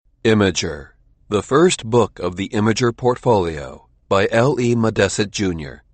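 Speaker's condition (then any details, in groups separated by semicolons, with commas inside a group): No condition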